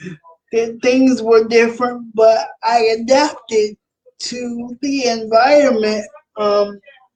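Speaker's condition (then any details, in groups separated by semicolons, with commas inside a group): Cerebral palsy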